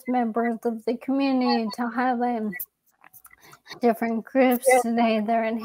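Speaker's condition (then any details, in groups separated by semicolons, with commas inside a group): ALS; young onset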